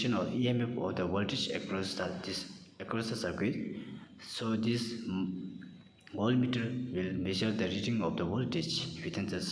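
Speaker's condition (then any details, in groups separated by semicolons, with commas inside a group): No condition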